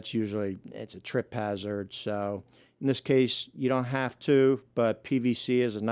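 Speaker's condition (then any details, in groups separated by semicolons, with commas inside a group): No condition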